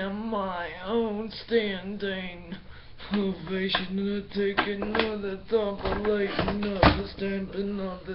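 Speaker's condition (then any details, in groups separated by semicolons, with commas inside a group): Brain injury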